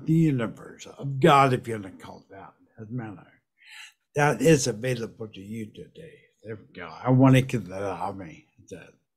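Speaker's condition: Brain injury and stroke; speech deficit

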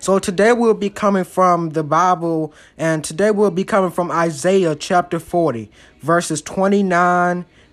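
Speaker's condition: No condition

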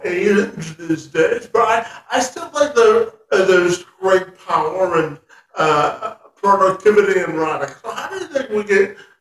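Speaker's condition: Cerebral palsy; cerebral palsy present from birth

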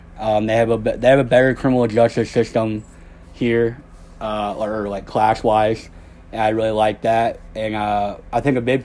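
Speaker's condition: Cleft lip and palate; no front teeth at birth

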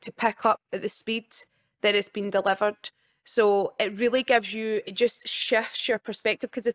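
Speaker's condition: No condition

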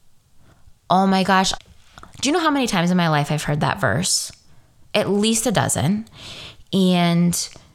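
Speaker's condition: No condition

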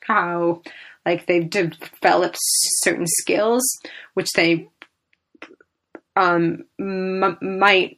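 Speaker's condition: Stammering; described as a neurological condition; very variable, some days barely stammers, other days and situations stammers on nearly every syllable; prolonged sounds, blocks

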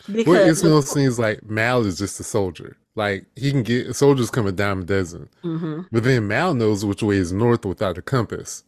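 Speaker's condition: No condition

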